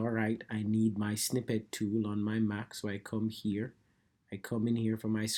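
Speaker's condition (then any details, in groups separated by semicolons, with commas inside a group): No condition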